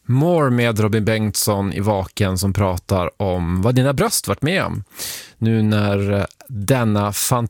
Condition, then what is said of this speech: None; typical speech.